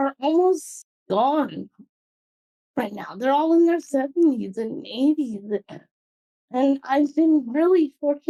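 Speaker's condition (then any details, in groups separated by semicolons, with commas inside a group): Cerebral palsy; mobility issues, typing very laborious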